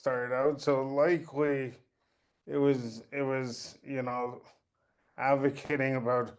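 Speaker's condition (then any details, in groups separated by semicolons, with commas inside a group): Cerebral palsy; since birth, birth complications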